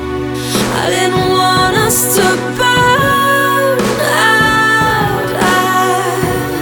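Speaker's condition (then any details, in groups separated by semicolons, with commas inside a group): No condition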